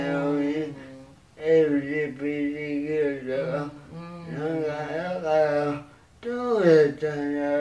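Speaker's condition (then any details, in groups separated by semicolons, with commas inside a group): Cerebral palsy; severe, uses a wheelchair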